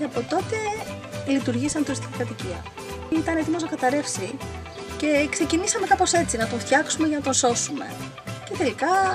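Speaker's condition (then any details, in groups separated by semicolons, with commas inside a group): No condition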